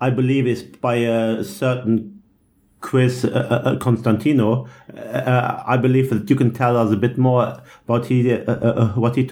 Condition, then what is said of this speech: Stuttering. Well, I think I was quite happy because often at stuttering conferences, I'm stuttering severely.